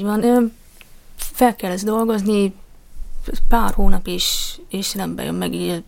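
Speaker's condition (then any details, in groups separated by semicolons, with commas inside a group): Deafness; cochlear implant 2.5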